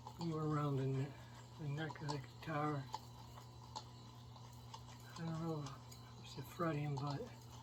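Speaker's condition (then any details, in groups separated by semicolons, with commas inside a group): Myasthenia gravis; affects two fingers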